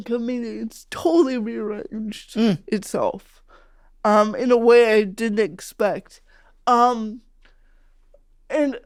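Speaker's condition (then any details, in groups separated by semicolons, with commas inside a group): Cerebral palsy; speech sounds unusual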